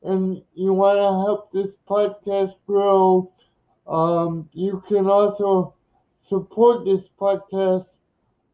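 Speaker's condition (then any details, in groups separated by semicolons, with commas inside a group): Cerebral palsy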